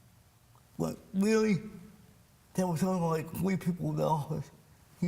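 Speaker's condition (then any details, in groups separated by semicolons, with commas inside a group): Cerebral palsy; from birth; speech impairment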